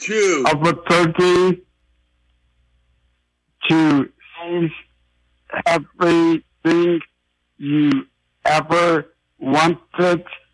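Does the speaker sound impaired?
Yes: aphasia after stroke; stroke about six years ago, aphasia began four years after stroke; knows the word but cannot say it, hard speaking, singing a song very difficult.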